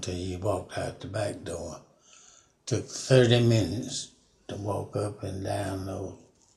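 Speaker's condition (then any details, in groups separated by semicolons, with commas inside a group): Parkinson's; fallen 19 times in yard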